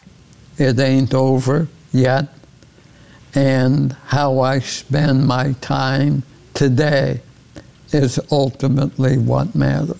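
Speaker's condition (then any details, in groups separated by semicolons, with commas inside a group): ALS; progressive ALS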